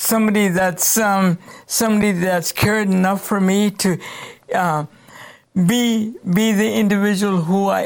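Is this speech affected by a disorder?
Yes: cerebral palsy; congenital cerebral palsy, present since birth.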